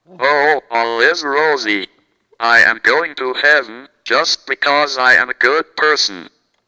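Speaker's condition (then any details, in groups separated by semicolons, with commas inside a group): Cerebral palsy, speech-generating device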